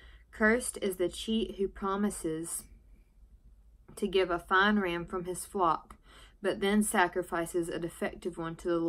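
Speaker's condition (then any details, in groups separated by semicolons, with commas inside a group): No condition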